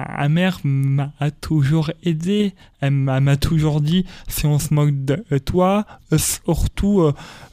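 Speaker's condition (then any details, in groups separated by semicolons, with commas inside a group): Stuttering; stuttering persists, described by him as an accent; repeated sounds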